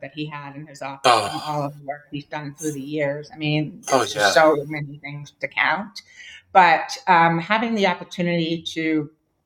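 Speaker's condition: Deafness; born with moderate to severe hearing loss, diagnosed as toddler, hearing aids, then esteem implant; permanently deaf without implants, two cochlear implants after esteem implant battery died after ten years

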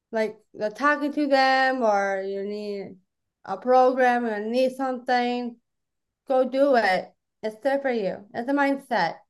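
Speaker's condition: Down syndrome; born without esophagus

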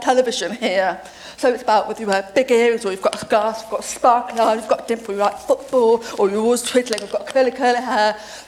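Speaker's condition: Deafness; deaf since age seven

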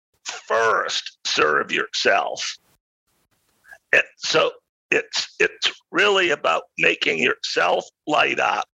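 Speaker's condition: Spasmodic dysphonia; voice sounds unique

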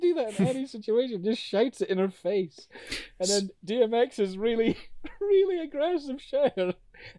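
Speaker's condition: No condition

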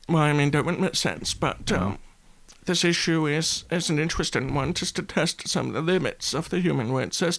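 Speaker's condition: Deafness; brown cochlear implant on side of head

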